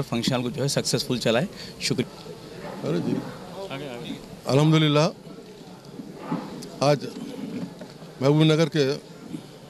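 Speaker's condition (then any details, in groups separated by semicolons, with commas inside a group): No condition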